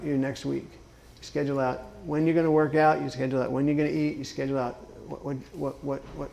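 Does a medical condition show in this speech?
Yes: Parkinson's disease; Parkinson's onset age 41, about 12 years' history, first tremoring hand and no arm swing after thumb surgery, left foot dystonia; timed medication with alarm, exercise beyond comfort zone; says some words are hard or tough to say.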